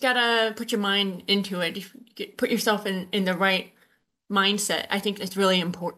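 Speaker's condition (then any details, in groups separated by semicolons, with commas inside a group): Usher syndrome, born deaf; Usher syndrome type 2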